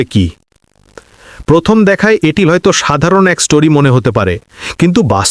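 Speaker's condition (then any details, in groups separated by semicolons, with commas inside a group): No condition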